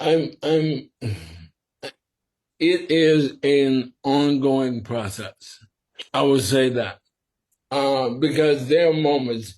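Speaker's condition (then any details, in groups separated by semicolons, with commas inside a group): Sporadic ALS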